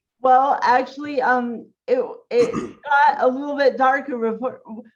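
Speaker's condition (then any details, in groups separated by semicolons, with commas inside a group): Cerebral palsy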